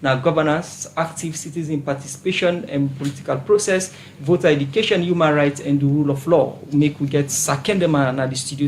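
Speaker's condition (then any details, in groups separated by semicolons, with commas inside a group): No condition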